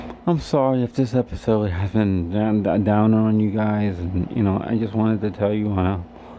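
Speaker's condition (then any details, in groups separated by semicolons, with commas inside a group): Cerebral palsy; difficulty eating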